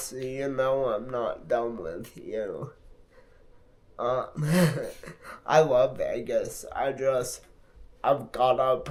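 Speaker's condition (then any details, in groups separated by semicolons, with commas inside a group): Multiple sclerosis; affects hands and left arm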